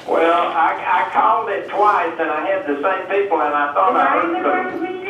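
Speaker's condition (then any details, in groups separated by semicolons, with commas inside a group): No condition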